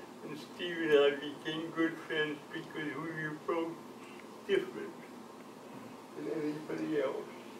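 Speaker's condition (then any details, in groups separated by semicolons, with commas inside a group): Cerebral palsy; from birth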